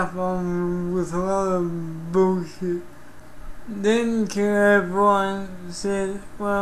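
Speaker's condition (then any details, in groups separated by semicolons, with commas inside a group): Cerebral palsy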